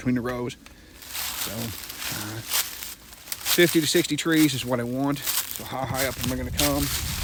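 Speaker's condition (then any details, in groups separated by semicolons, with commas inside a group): No condition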